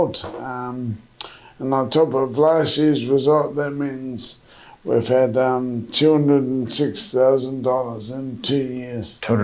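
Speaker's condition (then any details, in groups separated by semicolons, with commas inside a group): MND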